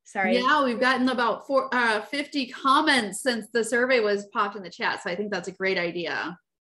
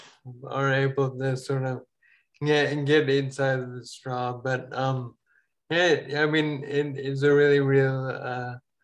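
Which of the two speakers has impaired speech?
The second: ataxia; falls.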